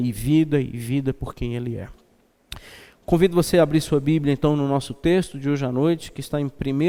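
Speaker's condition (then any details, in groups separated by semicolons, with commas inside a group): No condition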